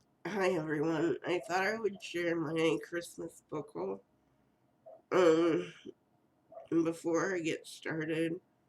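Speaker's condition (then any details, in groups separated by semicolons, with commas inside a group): Cerebral palsy; first word not said quite right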